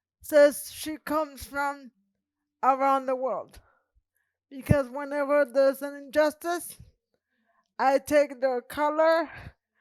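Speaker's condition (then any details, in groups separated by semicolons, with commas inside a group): Cerebral palsy; present from birth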